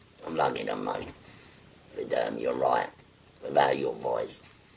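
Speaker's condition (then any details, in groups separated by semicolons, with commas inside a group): Laryngectomy; stage four laryngeal cancer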